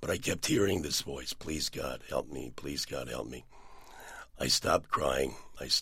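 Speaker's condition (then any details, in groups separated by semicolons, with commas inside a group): Partial laryngectomy for throat cancer, partial, 80% of larynx removed; mute about two years after surgery, then sounded like Brando in the Godfather, long-term trach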